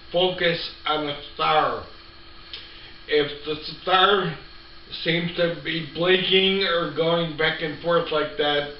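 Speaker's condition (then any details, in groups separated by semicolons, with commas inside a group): Ataxia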